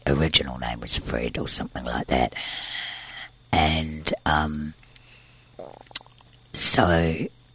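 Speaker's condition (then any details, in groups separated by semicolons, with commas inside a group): Tracheostomy and scarred vocal cord, laryngeal cysts, surgical vocal cord scarring; congenital laryngeal cysts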